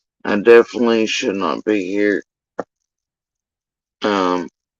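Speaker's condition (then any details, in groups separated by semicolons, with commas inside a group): Facial paralysis after surgery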